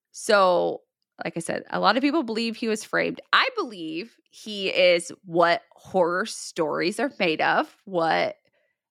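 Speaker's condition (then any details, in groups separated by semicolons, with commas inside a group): No condition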